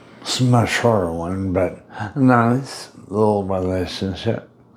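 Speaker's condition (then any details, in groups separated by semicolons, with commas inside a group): Brain injury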